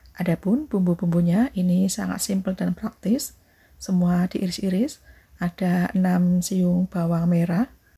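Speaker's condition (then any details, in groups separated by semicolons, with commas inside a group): No condition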